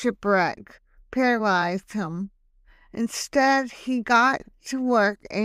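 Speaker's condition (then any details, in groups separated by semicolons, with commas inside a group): Hemiplegic cerebral palsy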